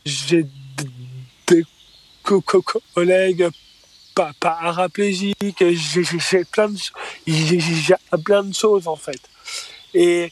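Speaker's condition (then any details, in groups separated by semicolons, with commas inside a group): Stuttering; stutter identified at age four, first misdiagnosed as Tourette syndrome by psychiatrist in Québec; stuttering in stand-up clip, voice deliberately left unedited; repeated sounds, prolonged sounds, blocks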